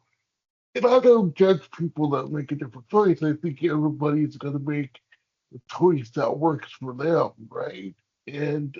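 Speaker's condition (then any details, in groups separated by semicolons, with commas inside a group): Cerebral palsy; hamstring releases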